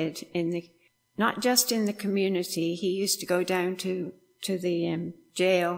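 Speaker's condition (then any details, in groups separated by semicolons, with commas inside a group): No condition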